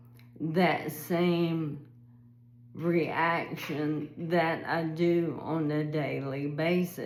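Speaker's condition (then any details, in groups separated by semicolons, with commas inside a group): ALS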